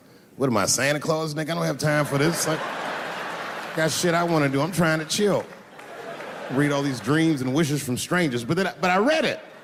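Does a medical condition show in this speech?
No.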